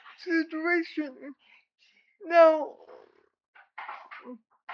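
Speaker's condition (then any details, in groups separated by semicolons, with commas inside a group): Cerebral palsy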